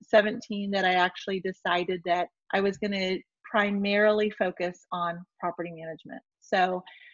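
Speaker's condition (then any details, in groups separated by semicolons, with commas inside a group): No condition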